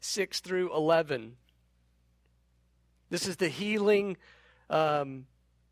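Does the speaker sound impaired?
No.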